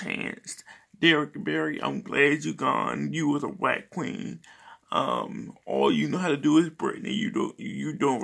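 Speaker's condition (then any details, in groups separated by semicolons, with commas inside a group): Cerebral palsy; speech is not the best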